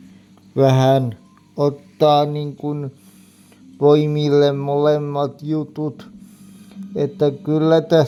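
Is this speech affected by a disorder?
Yes: cerebral palsy.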